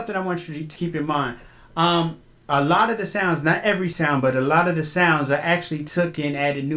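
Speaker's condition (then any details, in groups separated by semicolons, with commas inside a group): No condition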